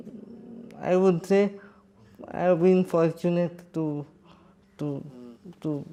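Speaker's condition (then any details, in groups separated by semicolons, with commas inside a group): Cerebral palsy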